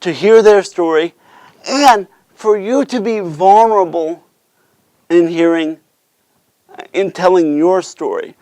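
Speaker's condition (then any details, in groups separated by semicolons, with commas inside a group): Cerebral palsy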